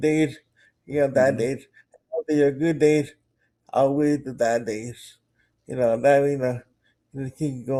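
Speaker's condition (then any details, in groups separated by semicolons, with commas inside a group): Cerebral palsy; present from birth, muscles do not work properly; lifelong condition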